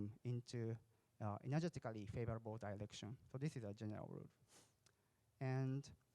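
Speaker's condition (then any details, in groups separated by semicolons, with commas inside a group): No condition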